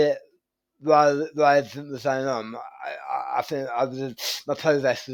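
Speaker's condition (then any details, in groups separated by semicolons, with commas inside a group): Tongue cancer surgery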